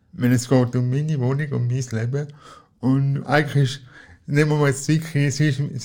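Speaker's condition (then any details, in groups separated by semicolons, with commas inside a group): Cerebral palsy; wheelchair user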